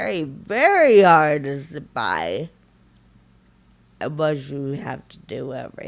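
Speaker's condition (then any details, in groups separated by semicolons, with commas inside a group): Friedreich ataxia, severe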